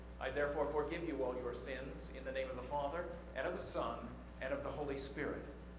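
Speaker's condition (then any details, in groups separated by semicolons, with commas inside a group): No condition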